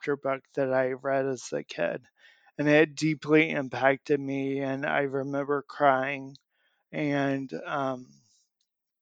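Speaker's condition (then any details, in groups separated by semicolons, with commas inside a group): Amyotrophic lateral sclerosis; still able to speak, voice and message banking done for future speech loss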